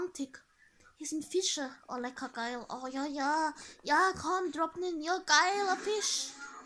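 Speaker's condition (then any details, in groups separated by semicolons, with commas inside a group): No condition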